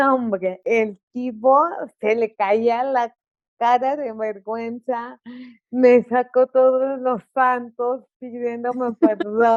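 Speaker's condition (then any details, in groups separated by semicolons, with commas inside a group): Cerebral palsy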